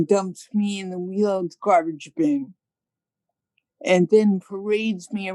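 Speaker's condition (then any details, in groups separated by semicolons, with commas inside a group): Cerebral palsy; from birth, hearing loss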